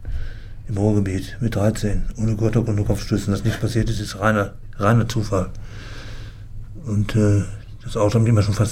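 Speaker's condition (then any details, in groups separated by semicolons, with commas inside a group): Parkinson's disease; unusual posture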